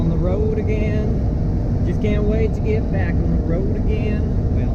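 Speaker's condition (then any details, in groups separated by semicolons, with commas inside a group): No condition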